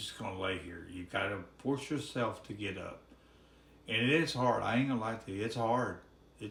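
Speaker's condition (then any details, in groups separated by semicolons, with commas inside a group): ALS, severe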